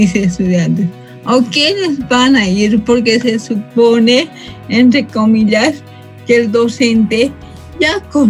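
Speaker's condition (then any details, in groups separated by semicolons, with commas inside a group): Cerebral palsy from birth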